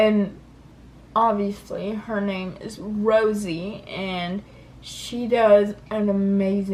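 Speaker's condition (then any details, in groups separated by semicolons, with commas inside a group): Cerebral palsy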